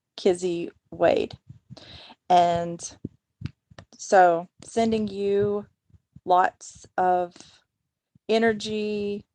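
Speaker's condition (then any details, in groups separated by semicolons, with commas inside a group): No condition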